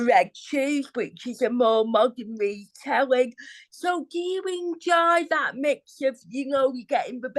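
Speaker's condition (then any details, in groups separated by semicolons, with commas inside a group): Cerebral palsy; wheelchair user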